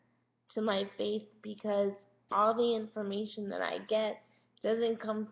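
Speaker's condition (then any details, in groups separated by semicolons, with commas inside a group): Cerebral palsy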